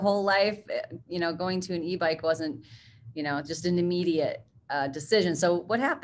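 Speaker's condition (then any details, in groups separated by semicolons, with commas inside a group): No condition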